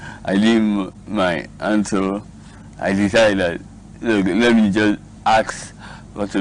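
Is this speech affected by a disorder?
Yes: cerebral palsy.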